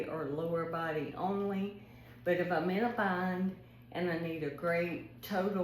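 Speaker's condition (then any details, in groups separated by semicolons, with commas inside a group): ALS; slower worsening speech, garbled ST sounds, effortful speaking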